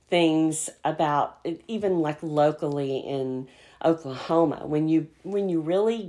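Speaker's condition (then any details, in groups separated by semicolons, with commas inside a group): Cleft palate; congenital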